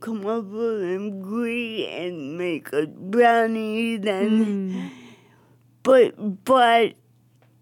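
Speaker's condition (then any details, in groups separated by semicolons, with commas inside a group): Cerebral palsy; affects speech, wheelchair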